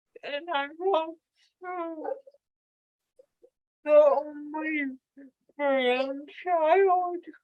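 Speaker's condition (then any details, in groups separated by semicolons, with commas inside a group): Cerebral palsy; much uncontrollable movement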